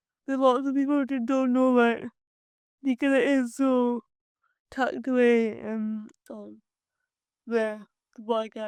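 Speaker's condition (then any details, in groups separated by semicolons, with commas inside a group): Cerebral palsy; from birth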